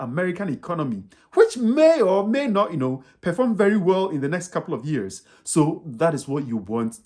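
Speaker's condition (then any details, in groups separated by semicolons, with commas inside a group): No condition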